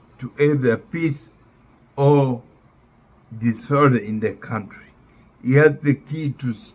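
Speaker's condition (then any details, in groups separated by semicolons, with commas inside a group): Neurological disease after spinal surgery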